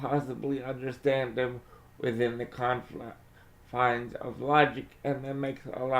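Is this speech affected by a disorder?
Yes: cerebral palsy.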